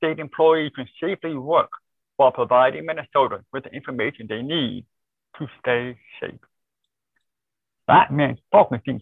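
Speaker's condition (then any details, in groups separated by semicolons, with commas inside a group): Deafness, born deaf, cochlear implant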